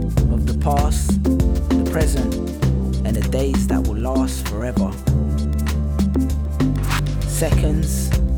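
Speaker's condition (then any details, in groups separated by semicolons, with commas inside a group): No condition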